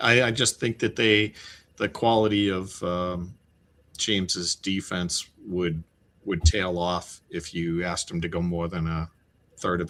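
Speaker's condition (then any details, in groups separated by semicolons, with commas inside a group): No condition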